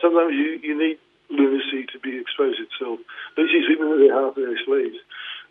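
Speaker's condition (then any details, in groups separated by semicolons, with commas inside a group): Parkinson's; diagnosed 2019, led to retirement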